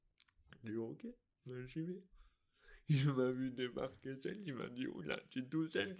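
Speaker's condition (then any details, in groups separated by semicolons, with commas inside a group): Dystonia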